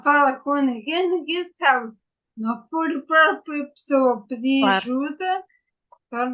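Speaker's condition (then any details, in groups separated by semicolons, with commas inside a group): Ataxia after brain injury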